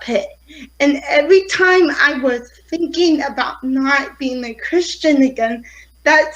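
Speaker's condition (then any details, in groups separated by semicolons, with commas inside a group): Cerebral palsy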